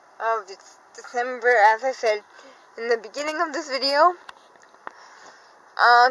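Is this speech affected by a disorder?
Yes: cerebral palsy, dystonic hemiplegia.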